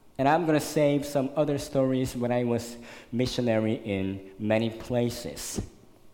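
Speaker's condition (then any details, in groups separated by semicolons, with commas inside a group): Cleft lip and palate, severe; one more surgery planned in a couple of years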